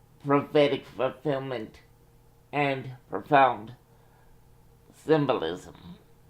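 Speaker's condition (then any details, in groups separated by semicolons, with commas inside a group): Cerebral palsy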